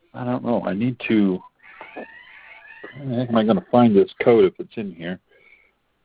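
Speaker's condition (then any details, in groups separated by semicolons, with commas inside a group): No condition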